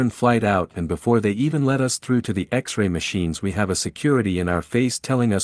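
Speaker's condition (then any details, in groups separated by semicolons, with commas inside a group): No condition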